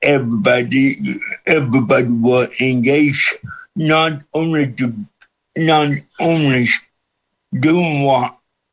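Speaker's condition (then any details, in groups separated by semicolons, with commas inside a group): Cerebral palsy with speech impediment; audience followed within minutes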